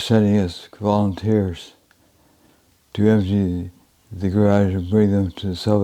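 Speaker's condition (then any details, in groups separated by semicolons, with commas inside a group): Advanced Parkinson's disease, severe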